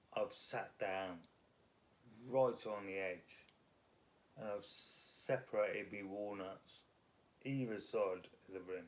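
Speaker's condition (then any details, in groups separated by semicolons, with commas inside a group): Multiple sclerosis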